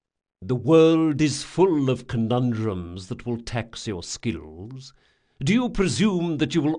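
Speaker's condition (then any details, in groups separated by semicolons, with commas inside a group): No condition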